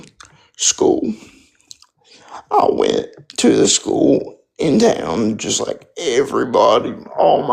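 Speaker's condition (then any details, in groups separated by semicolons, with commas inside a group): Spastic quadriplegic cerebral palsy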